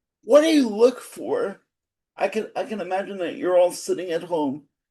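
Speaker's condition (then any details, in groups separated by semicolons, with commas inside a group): Cerebral palsy; spastic type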